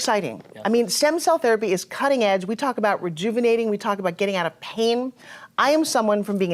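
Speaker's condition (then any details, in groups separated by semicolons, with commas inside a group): No condition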